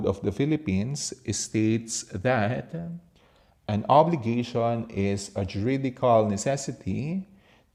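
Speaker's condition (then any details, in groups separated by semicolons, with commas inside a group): No condition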